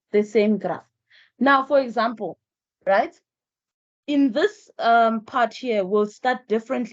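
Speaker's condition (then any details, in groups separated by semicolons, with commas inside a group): No condition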